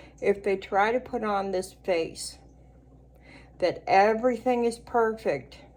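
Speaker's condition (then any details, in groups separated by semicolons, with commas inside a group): Cerebral palsy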